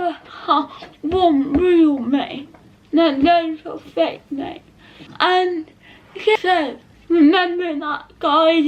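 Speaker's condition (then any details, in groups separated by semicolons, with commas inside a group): Cerebral palsy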